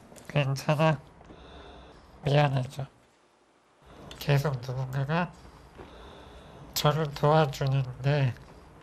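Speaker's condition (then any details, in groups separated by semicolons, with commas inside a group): ALS (Lou Gehrig's disease); leg onset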